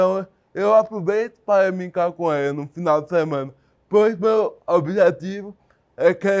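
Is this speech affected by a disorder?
Yes: cerebral palsy.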